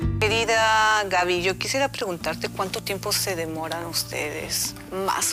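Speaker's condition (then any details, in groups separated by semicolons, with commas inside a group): No condition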